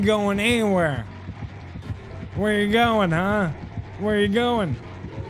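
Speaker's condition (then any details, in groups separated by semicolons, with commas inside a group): ALS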